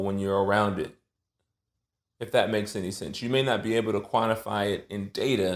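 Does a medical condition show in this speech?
No.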